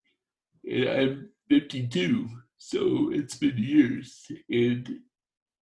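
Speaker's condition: Torsional dystonia; medication gave no benefit

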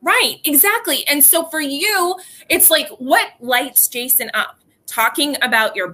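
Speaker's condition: No condition

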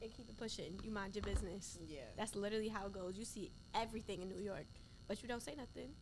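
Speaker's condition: No condition

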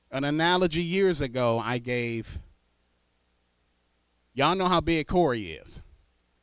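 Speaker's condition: No condition

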